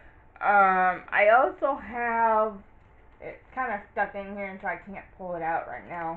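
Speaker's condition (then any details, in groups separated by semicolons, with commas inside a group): Cerebral palsy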